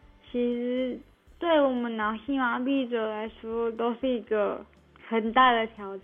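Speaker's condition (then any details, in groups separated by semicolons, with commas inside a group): Cerebral palsy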